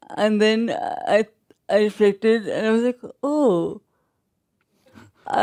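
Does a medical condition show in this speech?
Yes: traumatic brain injury, severe.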